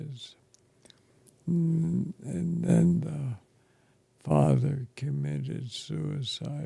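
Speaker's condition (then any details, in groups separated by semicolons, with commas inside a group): ALS; affects chest and throat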